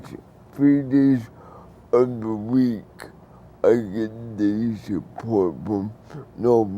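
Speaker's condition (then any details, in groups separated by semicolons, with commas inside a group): Cerebral palsy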